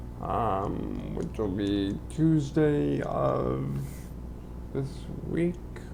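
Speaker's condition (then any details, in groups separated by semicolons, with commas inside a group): Cerebral palsy; limbs affected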